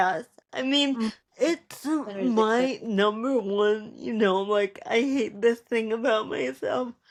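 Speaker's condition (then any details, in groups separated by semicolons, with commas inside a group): Cerebral palsy; spastic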